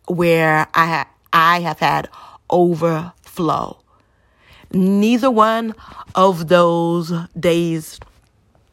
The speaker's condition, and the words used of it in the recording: Stuttering. I am a stutterer, so I will stumble across some words, sometimes more than others, and it's okay.